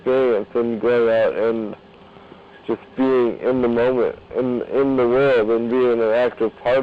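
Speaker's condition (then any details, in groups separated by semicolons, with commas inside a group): Cerebral palsy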